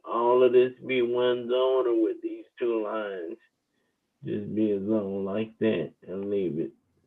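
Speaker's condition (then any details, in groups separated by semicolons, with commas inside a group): Cerebral palsy; wheelchair user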